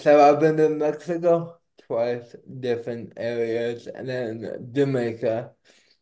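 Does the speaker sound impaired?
Yes: cerebral palsy; diagnosed at two months old, caused by cardiac arrest, heart stopped twice, physical therapy when younger; not slurred, per host.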